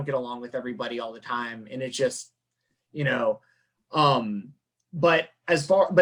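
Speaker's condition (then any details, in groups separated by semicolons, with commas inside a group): No condition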